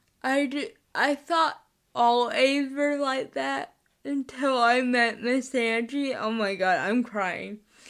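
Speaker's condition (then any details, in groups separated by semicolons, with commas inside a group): Spastic cerebral palsy, mixed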